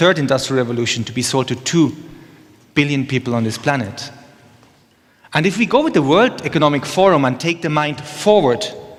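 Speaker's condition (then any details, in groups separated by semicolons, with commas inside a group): No condition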